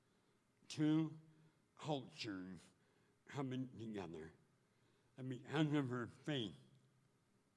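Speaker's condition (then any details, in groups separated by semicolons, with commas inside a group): Speech impediment; 6 years of therapy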